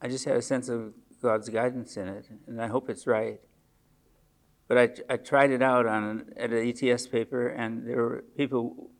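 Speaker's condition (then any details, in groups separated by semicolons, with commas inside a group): Parkinson's disease; age 74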